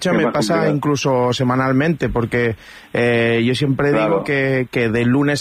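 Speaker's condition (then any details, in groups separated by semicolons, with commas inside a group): No condition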